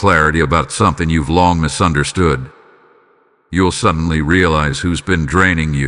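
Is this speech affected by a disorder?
No.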